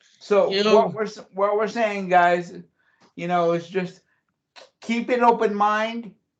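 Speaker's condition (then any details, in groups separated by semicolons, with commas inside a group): Cerebral palsy; since childhood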